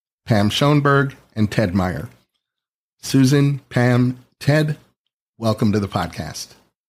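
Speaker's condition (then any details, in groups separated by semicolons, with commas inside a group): No condition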